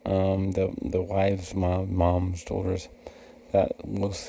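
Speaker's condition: Cerebral palsy; never needed speech therapy

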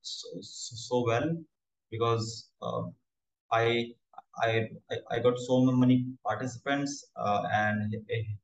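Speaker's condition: Stammering; onset after two incidents, no stammer before, left-handed forced to use right hand, never speech therapy; frequent whole-word repetitions, many uh fillers, part-word breaks and restarts; repeated sounds, repeated words, blocks

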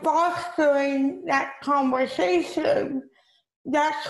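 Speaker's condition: Cerebral palsy; physical therapy

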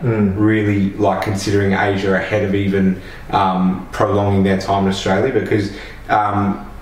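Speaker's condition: No condition

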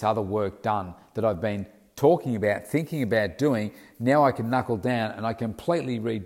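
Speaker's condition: No condition

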